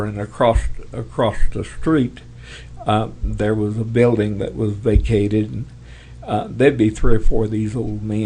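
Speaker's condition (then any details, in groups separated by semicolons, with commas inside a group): Parkinson's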